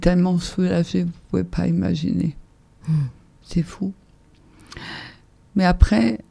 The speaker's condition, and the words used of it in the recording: ALS (motor neuron disease). Je me rends compte que mon souffle, ma respiration me joue vraiment des tours.